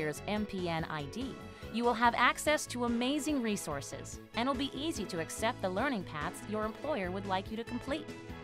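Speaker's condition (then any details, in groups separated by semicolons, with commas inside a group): No condition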